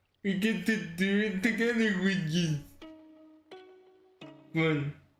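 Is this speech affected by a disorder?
Yes: cerebral palsy.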